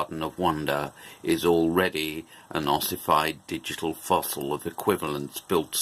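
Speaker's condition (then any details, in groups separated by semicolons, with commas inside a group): No condition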